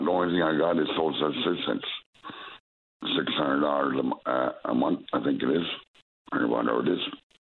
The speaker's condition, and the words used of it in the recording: Stroke. I can bear with me because I talk on a slur sometimes because I had a stroke.